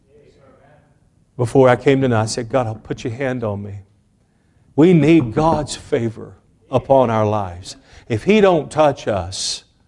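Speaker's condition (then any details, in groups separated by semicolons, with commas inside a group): No condition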